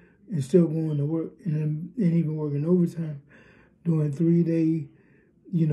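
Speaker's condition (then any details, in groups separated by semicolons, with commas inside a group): Cerebral palsy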